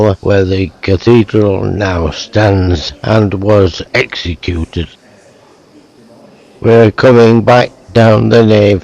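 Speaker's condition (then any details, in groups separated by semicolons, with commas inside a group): Motor neuron disease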